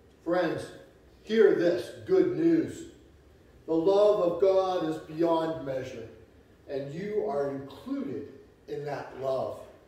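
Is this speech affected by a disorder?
No.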